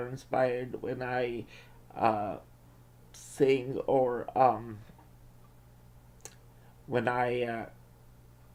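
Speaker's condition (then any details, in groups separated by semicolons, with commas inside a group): Cerebral palsy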